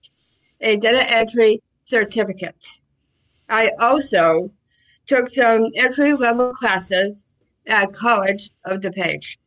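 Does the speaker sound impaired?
Yes: Down syndrome; congenital, early intervention programs and therapies in early childhood; 29 years old.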